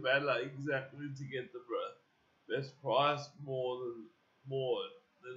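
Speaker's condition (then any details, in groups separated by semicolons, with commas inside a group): Cerebral palsy; uses wheelchair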